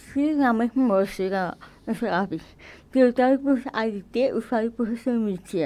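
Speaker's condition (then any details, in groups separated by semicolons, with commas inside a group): Cerebral palsy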